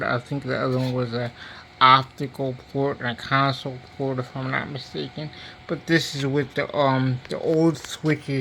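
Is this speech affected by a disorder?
Yes: cerebral palsy; diplegia.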